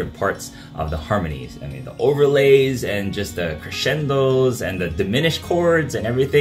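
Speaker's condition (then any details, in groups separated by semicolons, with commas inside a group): No condition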